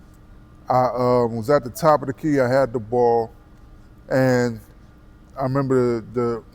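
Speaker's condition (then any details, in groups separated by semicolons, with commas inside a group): No condition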